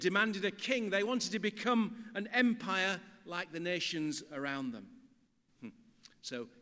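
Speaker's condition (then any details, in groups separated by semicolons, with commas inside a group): No condition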